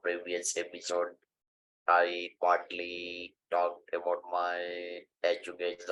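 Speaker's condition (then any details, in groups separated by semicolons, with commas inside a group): Stage IV larynx cancer; surgery cost natural voice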